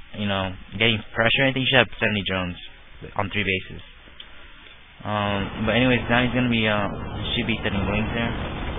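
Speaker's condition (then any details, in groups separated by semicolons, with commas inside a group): No condition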